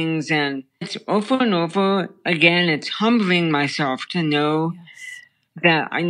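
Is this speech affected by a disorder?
Yes: brain stem tumor; childhood onset.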